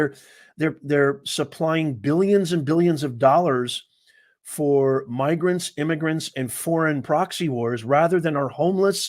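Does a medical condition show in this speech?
No.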